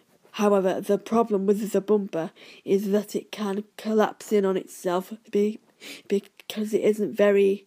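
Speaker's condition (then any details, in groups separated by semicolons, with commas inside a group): Stammer; cold, voice nasal and froggy, exaggerating speech as stammer technique; speech deliberately exaggerated, may sound strange, helps stammer and confidence; repeated sounds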